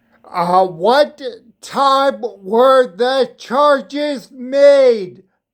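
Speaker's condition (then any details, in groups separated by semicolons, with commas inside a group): Spinocerebellar ataxia; speech sounds drunk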